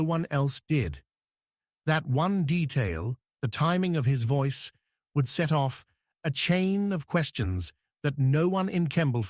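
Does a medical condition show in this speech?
No.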